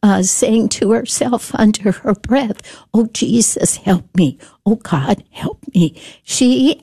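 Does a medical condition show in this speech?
Yes: spasmodic dysphonia; voice problem, speech gets out of whack, still able to speak if careful.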